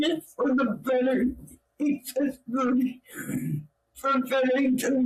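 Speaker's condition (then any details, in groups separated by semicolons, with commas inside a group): Cerebral palsy; own voice needs subtitles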